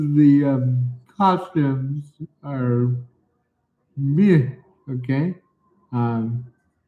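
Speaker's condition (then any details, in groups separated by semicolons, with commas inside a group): Cerebral palsy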